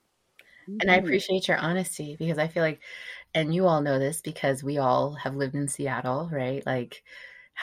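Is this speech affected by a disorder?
No.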